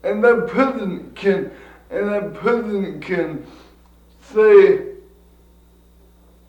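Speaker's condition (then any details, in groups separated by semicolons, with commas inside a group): Cerebral palsy; from birth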